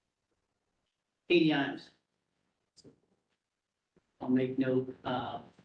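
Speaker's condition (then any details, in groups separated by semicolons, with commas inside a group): No condition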